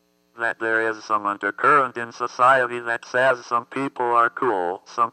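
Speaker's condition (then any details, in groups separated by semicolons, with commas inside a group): Athetoid cerebral palsy; family couldn't understand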